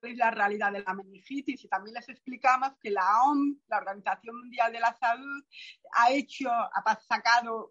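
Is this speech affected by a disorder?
Yes: profound bilateral hearing loss, post-meningitis profound bilateral sensorineural hearing loss; profound bilateral hearing loss from meningitis at four, cochlear implant at 30, earlier limited hearing aid; speech surprises people given deafness, childhood speech therapy abroad, relies on lip reading and facial gestures.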